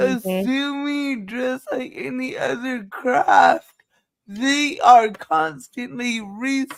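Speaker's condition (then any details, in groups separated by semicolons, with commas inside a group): Cerebral palsy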